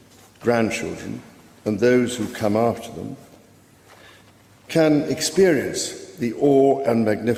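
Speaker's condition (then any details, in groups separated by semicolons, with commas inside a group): No condition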